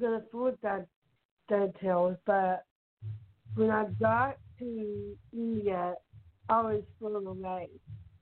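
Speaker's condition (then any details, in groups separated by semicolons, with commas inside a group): Down syndrome; from birth; young woman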